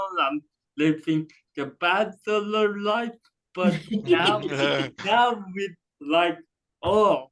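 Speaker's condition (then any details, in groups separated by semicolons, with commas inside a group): Cerebral palsy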